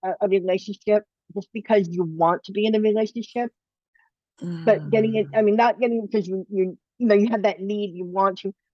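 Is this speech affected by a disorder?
Yes: bilateral cleft lip and palate; congenital bilateral cleft lip and palate, over 20 surgeries from two months to late twenties.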